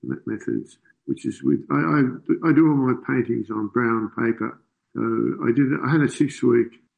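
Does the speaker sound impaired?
Yes: Parkinson's disease; loss of dopamine-producing substantia nigra.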